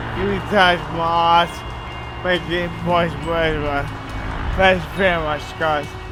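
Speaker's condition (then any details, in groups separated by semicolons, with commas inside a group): Motor neurone disease; muscle wasting, especially shoulders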